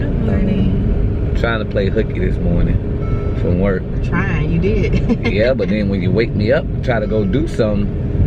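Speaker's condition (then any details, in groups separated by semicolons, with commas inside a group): No condition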